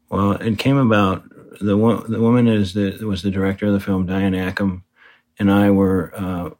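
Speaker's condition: Parkinson's disease; new walking difficulty

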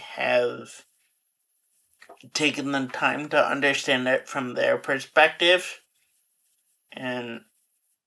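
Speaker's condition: Friedreich's ataxia; progressive

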